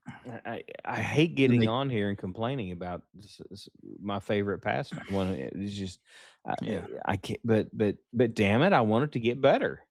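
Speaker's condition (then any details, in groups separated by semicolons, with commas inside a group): No condition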